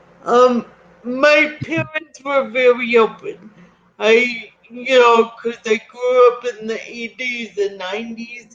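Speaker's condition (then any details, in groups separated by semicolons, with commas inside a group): Cerebral palsy; atypical gait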